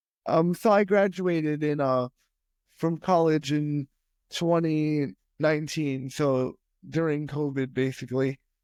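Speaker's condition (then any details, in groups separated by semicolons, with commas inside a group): Spastic quadriplegic cerebral palsy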